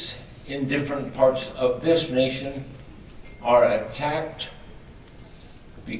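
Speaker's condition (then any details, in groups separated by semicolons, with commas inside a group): ALS; extremely weak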